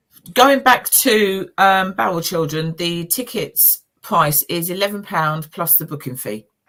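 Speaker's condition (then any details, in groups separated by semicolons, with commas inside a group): No condition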